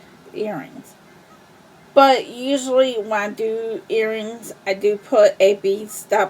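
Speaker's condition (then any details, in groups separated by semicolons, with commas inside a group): Cerebral palsy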